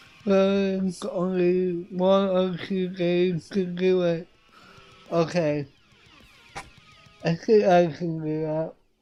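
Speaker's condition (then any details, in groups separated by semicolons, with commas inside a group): Cerebral palsy; affects voice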